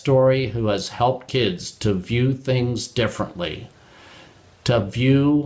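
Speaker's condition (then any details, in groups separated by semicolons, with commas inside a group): No condition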